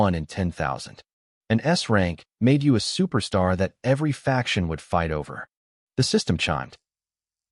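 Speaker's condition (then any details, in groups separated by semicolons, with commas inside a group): No condition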